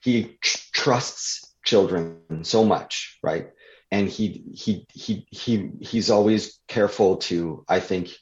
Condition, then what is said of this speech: Stuttering. Like I'm n never quite sure which words are going to, be hard to say.